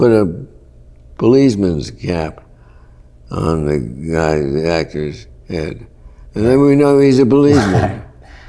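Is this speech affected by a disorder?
Yes: Parkinson's; worsening, often debilitating.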